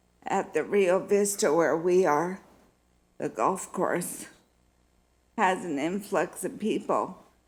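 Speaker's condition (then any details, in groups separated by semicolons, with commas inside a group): Multiple sclerosis; needs time to get voice up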